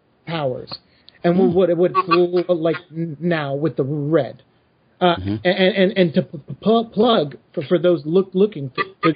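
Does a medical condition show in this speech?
Yes: stutter; apologized for so listeners not think of audio issues; here repeated sounds, repeated words.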